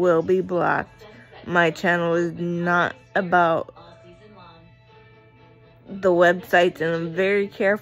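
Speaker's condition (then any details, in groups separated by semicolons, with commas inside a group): Cerebral palsy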